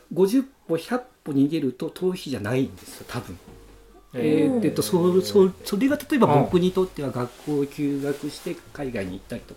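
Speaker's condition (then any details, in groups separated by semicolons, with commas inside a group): Stuttering; long-standing, man in his fifties, coped by changing methods rather than trying to remove stutter; repeated sounds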